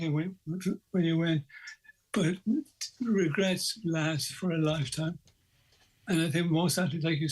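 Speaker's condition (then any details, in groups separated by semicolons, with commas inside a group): Parkinson's; voice dramatically impaired, does not talk well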